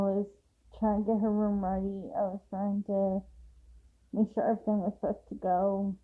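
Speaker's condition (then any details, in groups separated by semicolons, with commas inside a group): Cerebral palsy; affects walking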